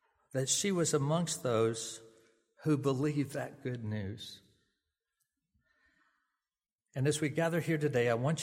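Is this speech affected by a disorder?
No.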